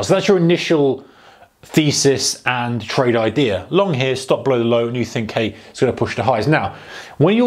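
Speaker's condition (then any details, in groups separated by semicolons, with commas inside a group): No condition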